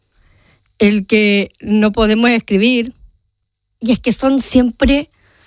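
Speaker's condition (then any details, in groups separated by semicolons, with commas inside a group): Down syndrome; genetic condition, since birth; age 30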